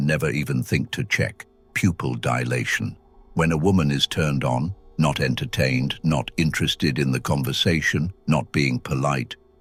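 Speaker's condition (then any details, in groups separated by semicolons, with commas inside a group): No condition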